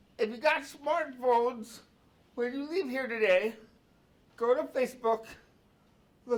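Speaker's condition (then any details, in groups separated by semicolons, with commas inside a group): Cerebral palsy; brain cell damage at birth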